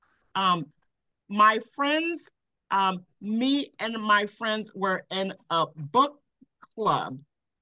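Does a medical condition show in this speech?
Yes: aphasia after stroke; cause stroke; seeing a therapist, keeps talking to improve; comprehends well but cannot repeat, viewer describes speech as clear.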